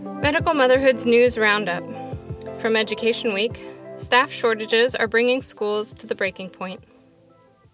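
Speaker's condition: No condition

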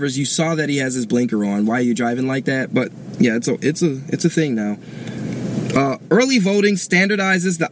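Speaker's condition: No condition

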